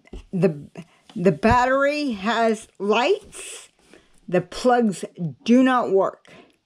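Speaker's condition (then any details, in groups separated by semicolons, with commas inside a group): Cerebral palsy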